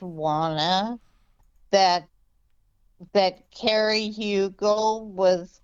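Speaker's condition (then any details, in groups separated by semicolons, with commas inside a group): Multiple sclerosis; diagnosed at age 17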